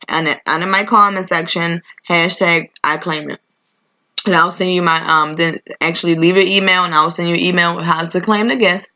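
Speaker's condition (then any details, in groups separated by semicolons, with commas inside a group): No condition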